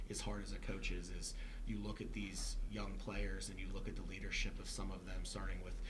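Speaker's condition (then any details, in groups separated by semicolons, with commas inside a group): No condition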